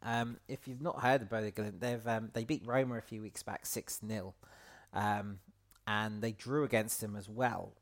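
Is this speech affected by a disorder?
No.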